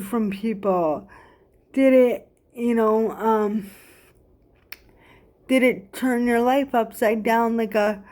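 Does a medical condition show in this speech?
Yes: cerebral palsy.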